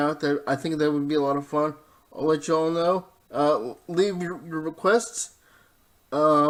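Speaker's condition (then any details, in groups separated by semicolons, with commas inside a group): Cerebral palsy, spastic diplegia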